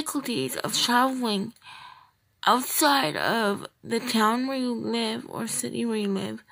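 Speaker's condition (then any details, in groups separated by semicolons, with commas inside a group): Cerebral palsy, triplegia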